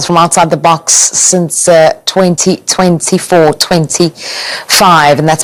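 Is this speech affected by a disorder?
No.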